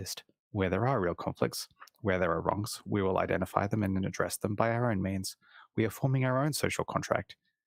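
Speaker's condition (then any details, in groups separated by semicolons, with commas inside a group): No condition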